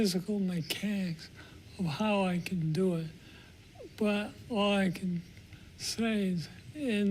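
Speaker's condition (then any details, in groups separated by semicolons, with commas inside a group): Parkinson's disease; diagnosed as teenager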